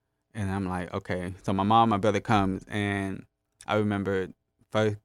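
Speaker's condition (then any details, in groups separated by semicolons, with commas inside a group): Hearing loss (hard of hearing), drug-induced (gentamicin); right ear profound near deaf, left ear moderate, caused by gentamicin; hearing aids on at all times, reads lips, relies on voice loudness; had speech therapy because of hearing loss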